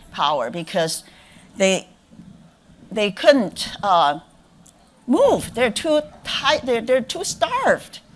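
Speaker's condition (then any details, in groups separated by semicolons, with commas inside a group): No condition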